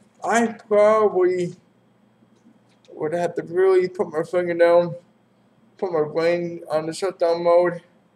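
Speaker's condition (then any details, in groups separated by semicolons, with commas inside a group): Cerebral palsy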